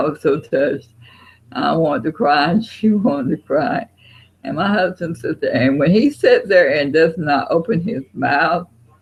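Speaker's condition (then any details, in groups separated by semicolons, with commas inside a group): Parkinson's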